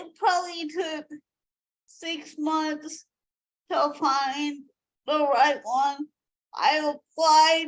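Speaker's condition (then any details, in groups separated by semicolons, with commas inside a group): Cerebral palsy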